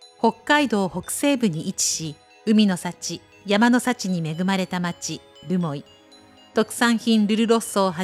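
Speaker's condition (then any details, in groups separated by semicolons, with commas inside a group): No condition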